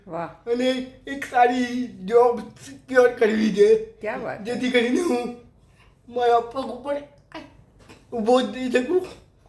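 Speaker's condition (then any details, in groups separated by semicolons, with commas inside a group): Cerebral palsy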